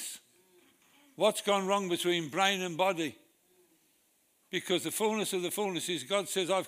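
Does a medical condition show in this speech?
Yes: Parkinson's disease; diagnosed by brain scan after failed medical.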